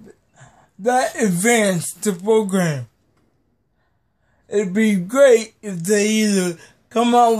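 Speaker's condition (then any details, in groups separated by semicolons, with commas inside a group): Cerebral palsy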